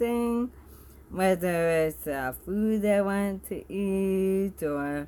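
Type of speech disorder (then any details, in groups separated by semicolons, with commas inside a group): Bulbar dysarthria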